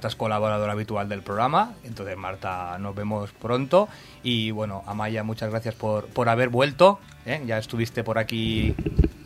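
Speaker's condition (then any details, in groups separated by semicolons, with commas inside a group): No condition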